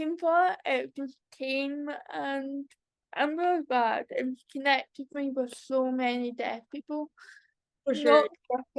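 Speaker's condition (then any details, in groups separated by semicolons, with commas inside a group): Cerebral palsy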